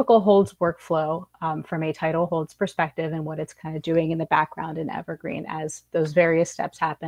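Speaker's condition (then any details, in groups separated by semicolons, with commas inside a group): No condition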